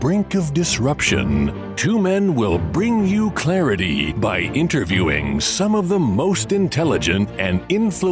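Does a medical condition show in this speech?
No.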